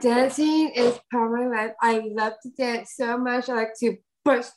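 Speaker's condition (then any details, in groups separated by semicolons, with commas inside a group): Down syndrome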